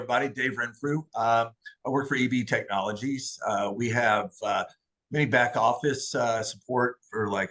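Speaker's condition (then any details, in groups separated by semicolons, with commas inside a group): No condition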